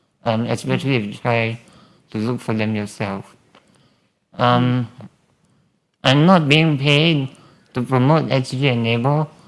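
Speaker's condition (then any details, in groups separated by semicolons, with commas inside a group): Spinal muscular atrophy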